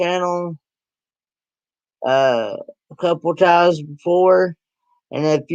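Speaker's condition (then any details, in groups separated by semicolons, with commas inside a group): Cerebral palsy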